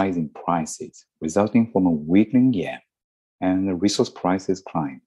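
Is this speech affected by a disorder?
No.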